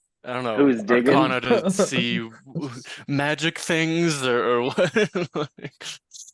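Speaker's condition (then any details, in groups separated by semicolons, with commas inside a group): No condition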